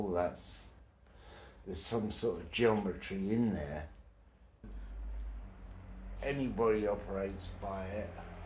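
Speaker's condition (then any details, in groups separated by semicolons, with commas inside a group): Brain injury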